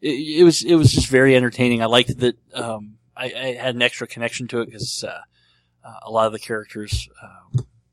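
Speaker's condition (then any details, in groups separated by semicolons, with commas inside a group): Cleft lip and palate; treated as a baby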